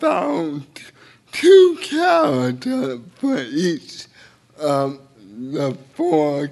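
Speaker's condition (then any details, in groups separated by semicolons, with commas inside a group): Cerebral palsy; involuntary hand movements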